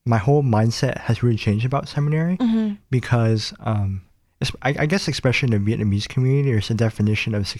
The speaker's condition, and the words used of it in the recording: Cleft palate. And, and it's something I like take for granted sometimes, but just to be able to speak is something I'm very grateful for.